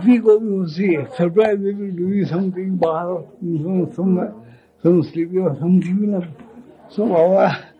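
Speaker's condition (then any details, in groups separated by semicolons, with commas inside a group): Speech loss after head injury; very difficult to utter words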